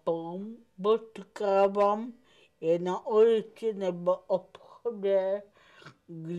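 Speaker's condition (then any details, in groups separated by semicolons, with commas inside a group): Cerebral palsy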